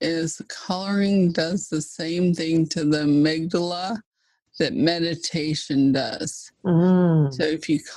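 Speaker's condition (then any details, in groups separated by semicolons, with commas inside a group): ALS (Lou Gehrig's disease); fast progressing form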